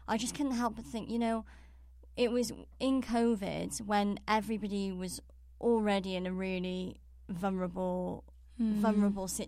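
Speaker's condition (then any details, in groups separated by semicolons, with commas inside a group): Cleft palate; bottle fed as infant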